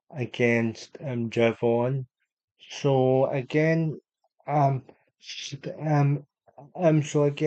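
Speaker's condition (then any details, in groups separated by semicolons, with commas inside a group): Cerebral palsy; unable to walk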